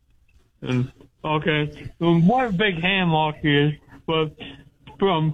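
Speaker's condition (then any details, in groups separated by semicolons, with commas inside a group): Speech impediment after head injury; cause unclear, stabbed by girlfriend and hit in head with ashtray years ago; trouble getting words out, thinking intact, rapid-fire excited delivery, word repetitions, hard to follow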